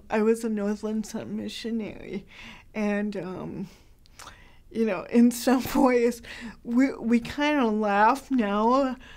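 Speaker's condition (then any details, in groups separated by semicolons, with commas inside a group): Cerebral palsy, mild; hard to understand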